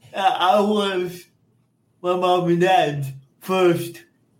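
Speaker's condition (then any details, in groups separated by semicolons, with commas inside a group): Cerebral palsy; mid-range severity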